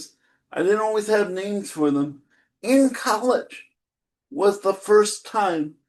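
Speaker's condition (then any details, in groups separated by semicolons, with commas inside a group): Cerebral palsy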